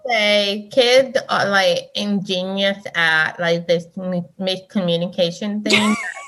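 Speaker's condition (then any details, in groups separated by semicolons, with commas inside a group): Deafness; wears hearing aid, uses speech-transcription app, uses sign language; elevates voice when not wearing hearing aid, cannot hear own voice, goes by feel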